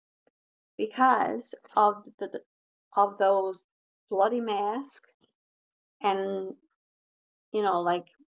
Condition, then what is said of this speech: Stuttering. I still probably, like, when asked what is your name or your number, I still have people laugh in my face.